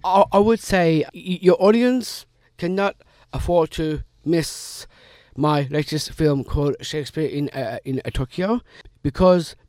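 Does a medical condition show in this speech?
Yes: Down syndrome.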